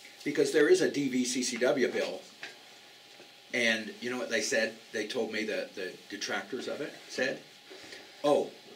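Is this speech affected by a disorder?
No.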